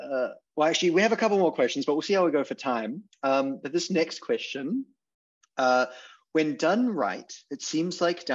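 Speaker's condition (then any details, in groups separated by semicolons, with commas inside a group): No condition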